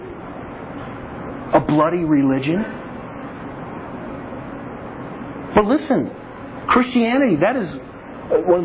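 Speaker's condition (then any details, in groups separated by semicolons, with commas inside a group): No condition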